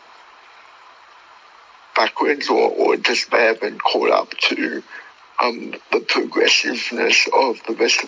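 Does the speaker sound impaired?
Yes: cerebral palsy; born two months premature.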